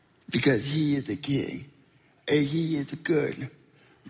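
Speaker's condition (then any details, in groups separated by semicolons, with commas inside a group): Spastic quadriplegic cerebral palsy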